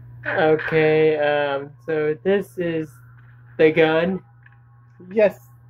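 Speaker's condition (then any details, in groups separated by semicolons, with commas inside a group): No condition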